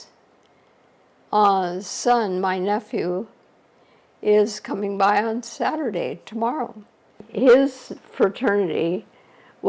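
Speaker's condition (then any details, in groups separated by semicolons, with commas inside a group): ALS; shortly after diagnosis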